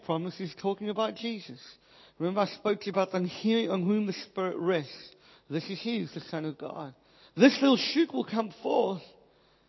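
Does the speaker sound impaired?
Yes: cleft palate, Pierre Robin syndrome.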